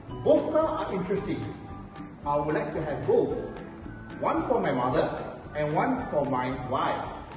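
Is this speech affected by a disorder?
No.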